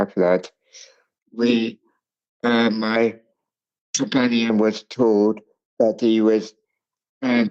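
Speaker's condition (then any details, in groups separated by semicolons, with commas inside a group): Cerebral palsy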